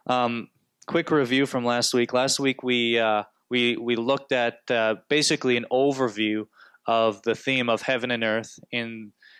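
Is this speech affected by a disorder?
No.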